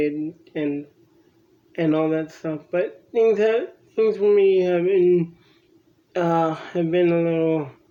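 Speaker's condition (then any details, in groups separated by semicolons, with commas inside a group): Cerebral palsy; from birth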